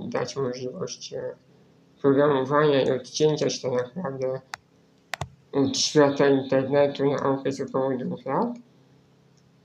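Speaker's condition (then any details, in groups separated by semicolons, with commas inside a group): Spinal muscular atrophy; nervous system disease preventing muscle building, arm and leg muscle wasting; cannot use normal keyboard, uses phone touchscreen connected directly to computer, right-click via two keys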